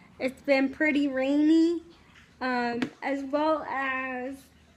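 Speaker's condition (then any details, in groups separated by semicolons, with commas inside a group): Cerebral palsy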